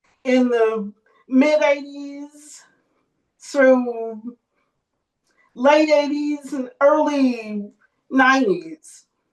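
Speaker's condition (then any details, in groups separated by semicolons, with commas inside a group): Cerebral palsy; since childhood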